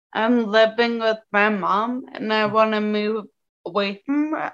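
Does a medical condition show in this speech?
Yes: ataxia; stroke during benign brainstem tumor surgery at 26, right side numb, wheelchair one year; 5 years since onset, still shakes but much less, movement training for neuroplasticity, rock climbing; had speech, physical and occupational therapy.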